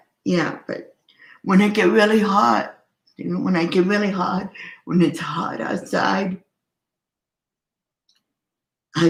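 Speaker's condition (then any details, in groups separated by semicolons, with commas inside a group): Cerebral palsy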